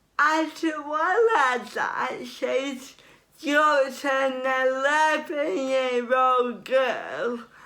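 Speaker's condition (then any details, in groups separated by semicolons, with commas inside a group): Cerebral palsy; since childhood, falls over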